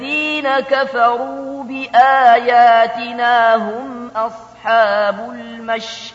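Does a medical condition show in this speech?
No.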